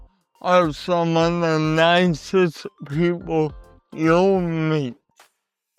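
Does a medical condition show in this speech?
Yes: cerebral palsy; voice often not understood.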